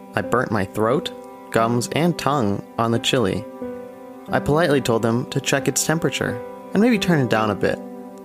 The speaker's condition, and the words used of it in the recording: No condition.